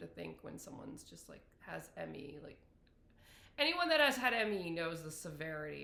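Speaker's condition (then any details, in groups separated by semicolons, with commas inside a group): No condition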